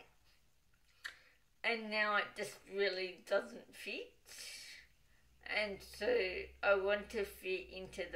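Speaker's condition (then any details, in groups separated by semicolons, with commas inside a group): Cerebral palsy, dystonic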